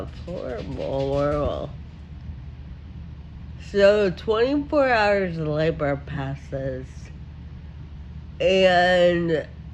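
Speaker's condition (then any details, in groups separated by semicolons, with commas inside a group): Friedreich ataxia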